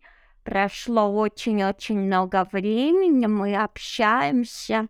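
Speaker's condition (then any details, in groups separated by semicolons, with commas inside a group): Cerebral palsy; no wheelchair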